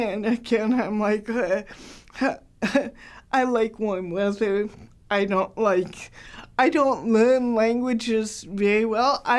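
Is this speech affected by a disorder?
Yes: cerebral palsy, mild; hard to understand.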